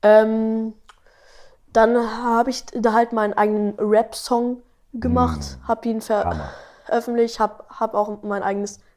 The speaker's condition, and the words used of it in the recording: Stuttering. Beim Rappen ist es so, wenn ich keine Melodie habe, dann stottere ich schon.